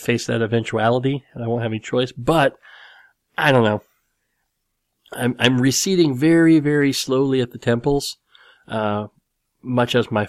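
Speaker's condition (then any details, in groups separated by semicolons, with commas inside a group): Cleft lip and palate; nose still slightly crooked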